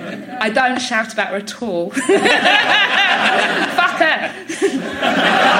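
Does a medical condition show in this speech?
Yes: Tourette's; neurological, believed inherited, tics since about age 6, much less noticeable when younger, intensified early 20s; frequent vocal tics throughout conversation; random phrases, occasional swearing tics, noises.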